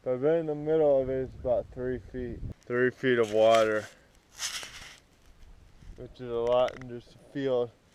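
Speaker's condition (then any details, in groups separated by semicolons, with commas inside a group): Cerebral palsy; spastic, affects walking and legs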